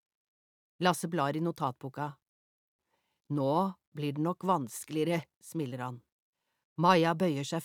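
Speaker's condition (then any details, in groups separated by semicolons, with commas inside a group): No condition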